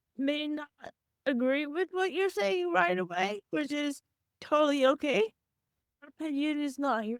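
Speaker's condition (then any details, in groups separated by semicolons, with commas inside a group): Cerebral palsy; from birth; had speech therapy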